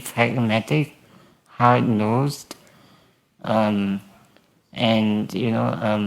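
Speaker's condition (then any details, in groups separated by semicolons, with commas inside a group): Spinal muscular atrophy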